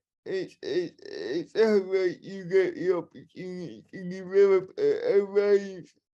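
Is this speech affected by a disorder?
Yes: cerebral palsy, spastic and dyskinetic.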